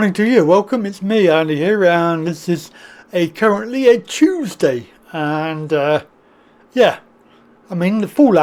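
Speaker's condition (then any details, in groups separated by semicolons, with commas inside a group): Cerebral palsy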